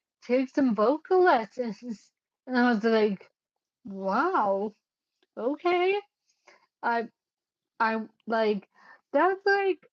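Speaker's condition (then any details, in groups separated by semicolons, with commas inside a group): Cerebellar ataxia; caused by brain bleed, unsteady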